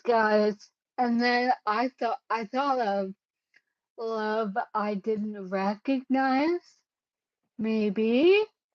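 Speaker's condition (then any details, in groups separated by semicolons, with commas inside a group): Cerebellar ataxia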